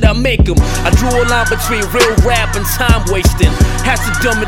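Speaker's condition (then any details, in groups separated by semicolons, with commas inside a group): No condition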